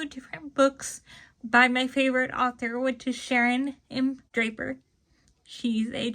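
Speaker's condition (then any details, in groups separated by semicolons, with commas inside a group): Cerebral palsy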